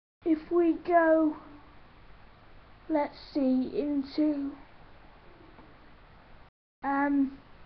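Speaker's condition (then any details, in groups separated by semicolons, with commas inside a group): Cerebral palsy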